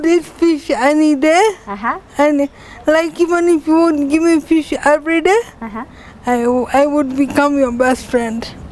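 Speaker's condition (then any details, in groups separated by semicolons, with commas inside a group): Cerebral palsy; from birth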